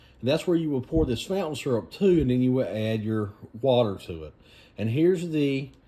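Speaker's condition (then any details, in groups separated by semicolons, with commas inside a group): No condition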